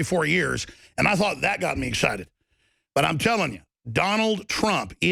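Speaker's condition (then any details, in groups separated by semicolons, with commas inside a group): No condition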